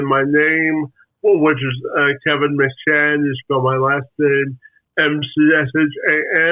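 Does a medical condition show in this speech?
Yes: spastic quadriplegic cerebral palsy.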